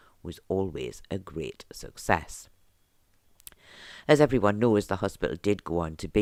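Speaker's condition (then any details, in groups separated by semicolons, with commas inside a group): No condition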